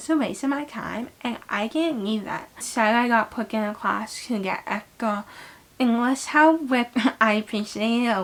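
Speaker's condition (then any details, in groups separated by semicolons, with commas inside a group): Cerebral palsy; had speech therapy at school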